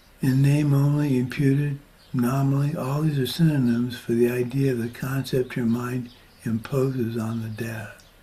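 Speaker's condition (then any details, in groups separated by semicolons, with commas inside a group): Parkinson's disease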